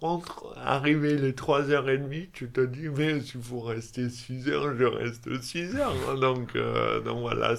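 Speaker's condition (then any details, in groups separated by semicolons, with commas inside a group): Dystonia; elocution difficulties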